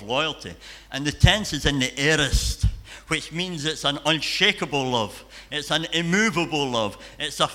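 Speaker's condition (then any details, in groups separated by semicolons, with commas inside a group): Cleft palate and cleft lip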